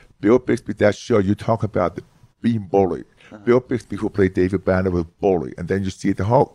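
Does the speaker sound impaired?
Yes: hearing loss; about 75% hearing loss from close to birth; left ear surgery about 5 years ago, no hearing aid in left ear now, hears much better; severe speech impediment since childhood, very monotone speech, studied phonetics for inflection, improved over years, new york accent.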